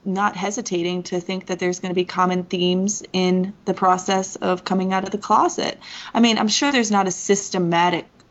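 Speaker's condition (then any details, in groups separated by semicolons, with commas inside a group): No condition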